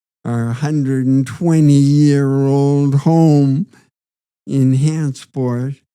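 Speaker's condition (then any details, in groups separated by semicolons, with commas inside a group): Parkinson's disease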